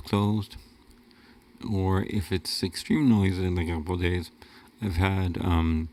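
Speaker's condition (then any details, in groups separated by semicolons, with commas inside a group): Cerebral palsy; wheelchair user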